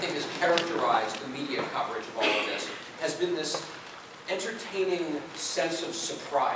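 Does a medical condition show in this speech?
No.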